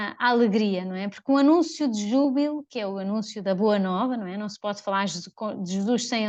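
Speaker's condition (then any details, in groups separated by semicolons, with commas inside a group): No condition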